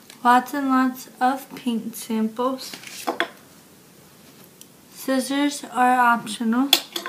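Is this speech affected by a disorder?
Yes: cerebral palsy.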